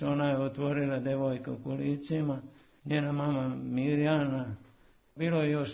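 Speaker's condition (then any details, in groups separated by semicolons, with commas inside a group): Parkinson's disease; walks about 8 km daily, very active, reports no difficulties from the illness; converses normally, illness not noticeable on radio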